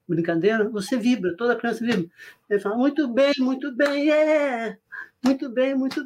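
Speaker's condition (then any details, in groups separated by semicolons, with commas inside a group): Parkinson's disease; facial rigidity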